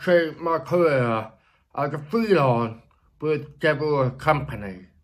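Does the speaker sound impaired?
Yes: deafness; born deaf, childhood speech therapy at John Tracy speech therapy school in US, mother-supported, lip reads; very clear per host, sounds like late-deafened speaker, captions offered in case unclear.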